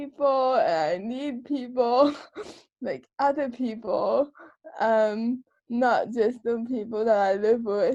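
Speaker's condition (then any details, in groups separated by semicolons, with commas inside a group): Cerebral palsy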